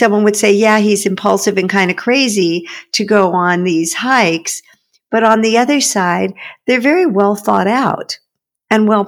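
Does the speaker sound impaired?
No.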